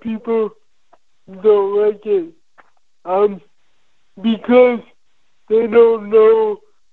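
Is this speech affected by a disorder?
Yes: cerebral palsy; from birth, neuromuscular deficits affecting all daily activities, brain functions normally, past back surgery, opioids for pain; age 25, CBD and whole plant relax muscles, hands open better about three days; muscles very stiff especially when nervous, words repeated and clarified by relay operator.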